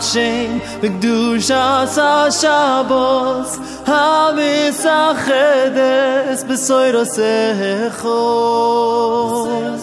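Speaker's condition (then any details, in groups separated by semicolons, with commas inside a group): No condition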